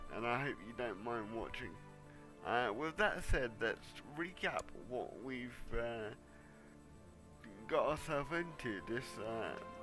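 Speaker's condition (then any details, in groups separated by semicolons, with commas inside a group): Cerebral palsy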